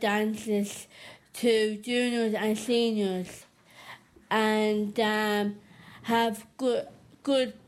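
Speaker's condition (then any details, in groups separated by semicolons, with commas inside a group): Down syndrome; gave a presentation at Mehill 21 in Thurles today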